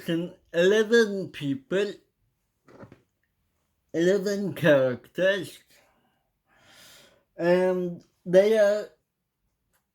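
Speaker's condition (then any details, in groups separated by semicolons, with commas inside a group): Cerebral palsy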